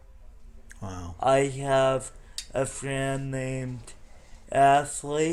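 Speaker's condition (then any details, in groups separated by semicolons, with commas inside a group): Cerebral palsy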